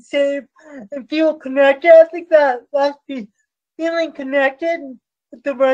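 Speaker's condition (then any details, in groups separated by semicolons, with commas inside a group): Cerebral palsy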